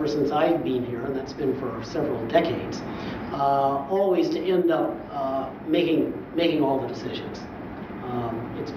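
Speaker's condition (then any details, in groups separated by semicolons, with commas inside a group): No condition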